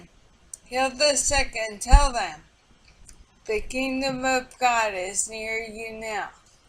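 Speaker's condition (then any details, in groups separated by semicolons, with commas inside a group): Multiple sclerosis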